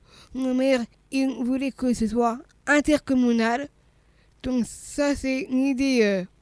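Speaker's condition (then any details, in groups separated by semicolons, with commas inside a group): Down syndrome; congenital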